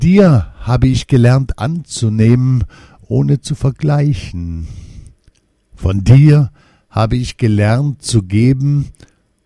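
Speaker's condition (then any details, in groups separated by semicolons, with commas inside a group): No condition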